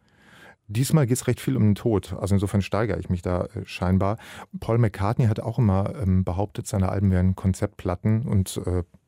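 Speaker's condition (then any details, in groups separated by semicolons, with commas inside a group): No condition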